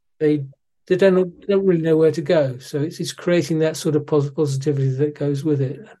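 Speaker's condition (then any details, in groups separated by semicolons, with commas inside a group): Parkinson's disease; physiotherapy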